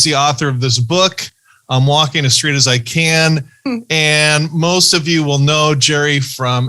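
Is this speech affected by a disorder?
No.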